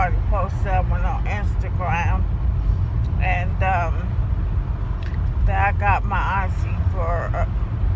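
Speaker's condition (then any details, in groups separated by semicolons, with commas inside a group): ALS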